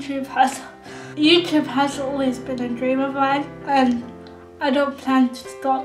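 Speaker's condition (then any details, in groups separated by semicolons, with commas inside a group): Cerebral palsy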